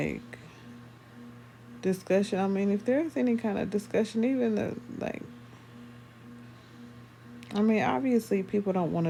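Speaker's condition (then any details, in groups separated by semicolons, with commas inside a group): No condition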